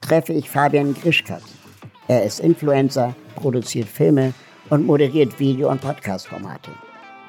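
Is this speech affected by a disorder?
No.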